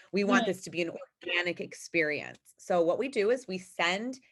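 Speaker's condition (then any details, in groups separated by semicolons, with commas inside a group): No condition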